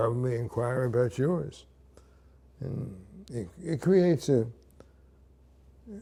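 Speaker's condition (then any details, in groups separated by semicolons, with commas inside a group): Parkinson's disease; 16 years since onset, on medication, symptoms fluctuate daily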